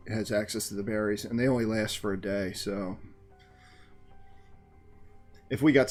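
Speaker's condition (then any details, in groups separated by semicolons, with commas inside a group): No condition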